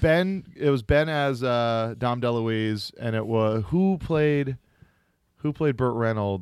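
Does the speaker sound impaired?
No.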